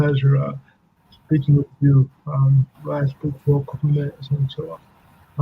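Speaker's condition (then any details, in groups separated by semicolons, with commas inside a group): Cerebral palsy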